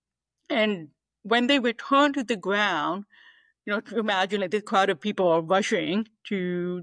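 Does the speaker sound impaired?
Yes: deafness, 98% hearing loss; deaf since childhood, hearing aid user, no cochlear implant, oral training as child; age 43, audiologist called her perfect cochlear implant candidate, harder to understand speech than when younger; communicates primarily through oral speech, knows little sign language, removes hearing aids after noisy days.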